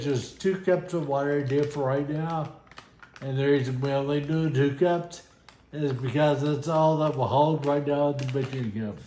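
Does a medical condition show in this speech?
Yes: Friedreich's ataxia.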